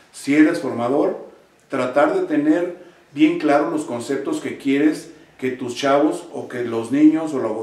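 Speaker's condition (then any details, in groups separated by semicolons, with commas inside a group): No condition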